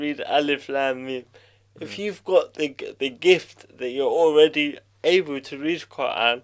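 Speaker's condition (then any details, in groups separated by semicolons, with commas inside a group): Cerebral palsy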